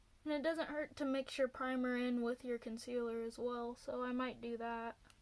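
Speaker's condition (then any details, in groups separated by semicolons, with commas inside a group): No condition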